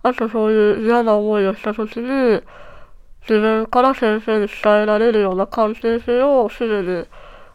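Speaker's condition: Treacher Collins syndrome, cleft palate; congenital, underdeveloped cheekbones, jaw and facial bones, incompletely formed ears; may be hard to understand due to cleft palate

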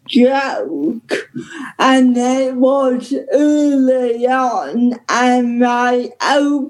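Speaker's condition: Ataxic cerebral palsy; stuck during delivery

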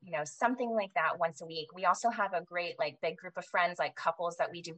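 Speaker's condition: No condition

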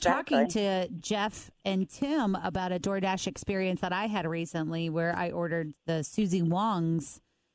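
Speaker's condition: No condition

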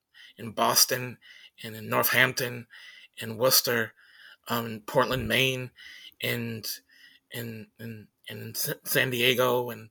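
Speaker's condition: Stutter; stutters during conversation; repeated words, prolonged sounds

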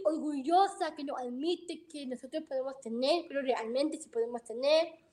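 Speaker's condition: Down syndrome; present from birth, heart surgery

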